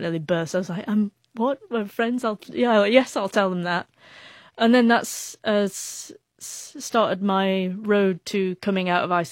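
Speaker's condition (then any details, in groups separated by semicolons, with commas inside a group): Stammer; stammer since childhood, hidden for about 10 years by age 16, joined British Stammering Association; hid stammer by withdrawing and speaking little, terrified of phone, typing gave artificial fluency; prolonged sounds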